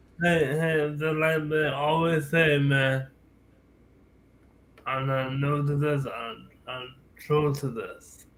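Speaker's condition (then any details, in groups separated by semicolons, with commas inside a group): Cerebral palsy; from birth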